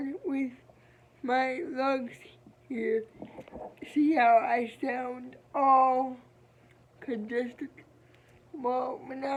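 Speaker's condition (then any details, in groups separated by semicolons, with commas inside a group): Cerebral palsy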